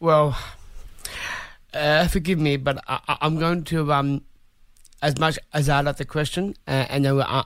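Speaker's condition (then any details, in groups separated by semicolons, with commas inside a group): Down syndrome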